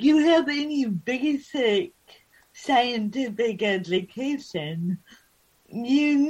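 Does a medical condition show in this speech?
Yes: cerebral palsy.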